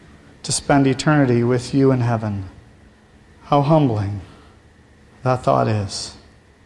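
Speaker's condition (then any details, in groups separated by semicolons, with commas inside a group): No condition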